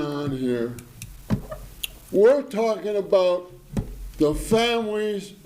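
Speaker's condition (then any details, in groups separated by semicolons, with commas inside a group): Parkinson's disease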